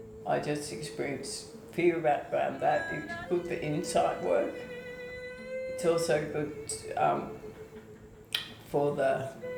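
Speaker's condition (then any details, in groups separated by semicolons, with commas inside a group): ALS/MND; onset foot drop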